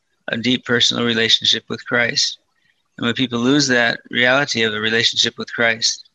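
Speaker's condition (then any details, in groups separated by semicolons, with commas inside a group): Parkinson's disease, mild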